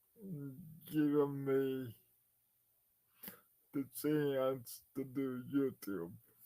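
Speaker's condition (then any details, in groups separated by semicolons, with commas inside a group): Cerebral palsy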